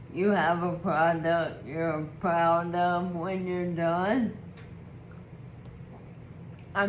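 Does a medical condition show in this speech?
Yes: ALS.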